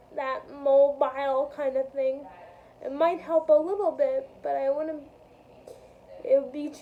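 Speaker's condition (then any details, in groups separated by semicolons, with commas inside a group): Cerebral palsy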